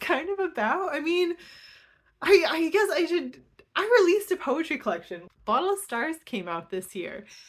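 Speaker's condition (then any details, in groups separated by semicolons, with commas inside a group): No condition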